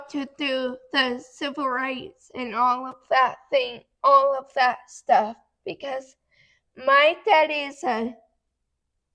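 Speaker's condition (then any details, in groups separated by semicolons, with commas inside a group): Cerebral palsy; affects muscles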